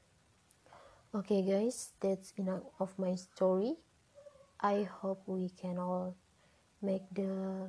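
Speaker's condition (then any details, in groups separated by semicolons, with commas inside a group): No condition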